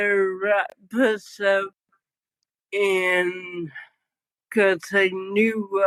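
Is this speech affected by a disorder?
Yes: cerebral palsy.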